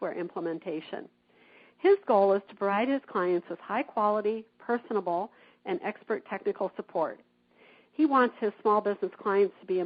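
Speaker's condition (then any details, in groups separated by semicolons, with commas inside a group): No condition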